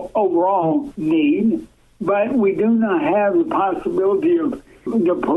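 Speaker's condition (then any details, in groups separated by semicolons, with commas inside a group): Cerebral palsy, severe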